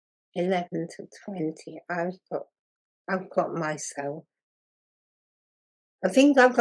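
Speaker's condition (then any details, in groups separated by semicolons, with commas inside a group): Muscular dystrophy; progressive muscle wasting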